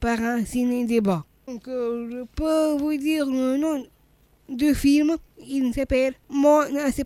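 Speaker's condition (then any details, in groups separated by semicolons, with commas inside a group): Down syndrome; congenital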